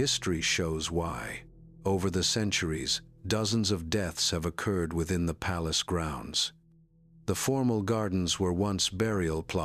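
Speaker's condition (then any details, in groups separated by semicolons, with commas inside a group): No condition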